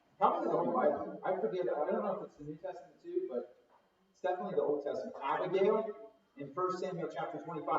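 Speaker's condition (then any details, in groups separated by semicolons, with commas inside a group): No condition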